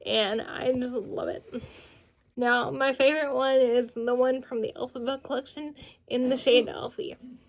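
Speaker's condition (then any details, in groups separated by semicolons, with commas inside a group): Cerebral palsy, spastic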